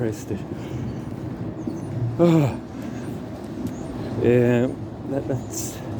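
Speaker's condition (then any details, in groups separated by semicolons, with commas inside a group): No condition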